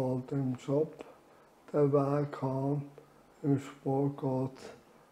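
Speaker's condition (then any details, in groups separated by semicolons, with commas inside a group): Amyotrophic lateral sclerosis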